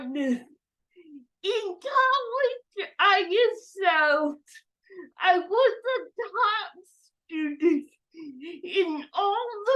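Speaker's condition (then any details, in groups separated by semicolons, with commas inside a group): Cerebral palsy; oxygen deprivation at birth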